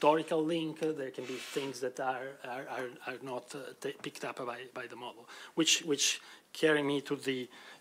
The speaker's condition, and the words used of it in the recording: No condition.